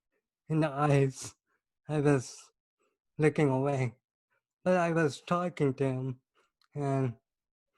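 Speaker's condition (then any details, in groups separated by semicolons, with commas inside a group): Cerebral palsy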